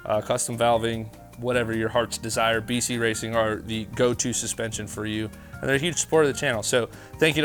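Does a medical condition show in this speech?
No.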